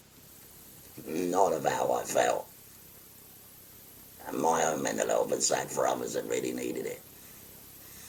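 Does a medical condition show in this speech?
Yes: laryngectomy; total laryngectomy, stage four laryngeal cancer.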